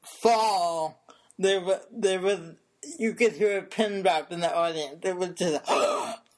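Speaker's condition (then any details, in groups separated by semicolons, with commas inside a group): Cerebral palsy; affects speech, improved with speech therapy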